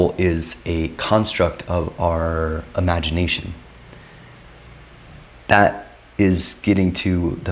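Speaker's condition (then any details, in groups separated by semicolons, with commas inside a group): No condition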